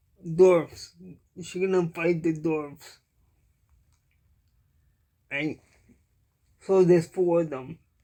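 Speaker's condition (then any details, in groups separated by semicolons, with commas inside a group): Cerebral palsy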